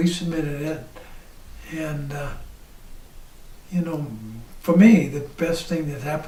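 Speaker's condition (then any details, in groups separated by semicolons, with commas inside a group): ALS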